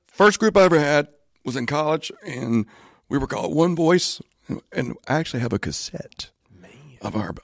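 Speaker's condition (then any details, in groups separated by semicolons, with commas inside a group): Spasmodic dysphonia; asks listeners to excuse voice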